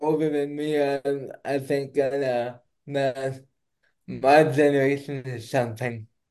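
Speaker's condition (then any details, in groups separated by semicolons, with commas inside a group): Cerebral palsy; not slurred, per host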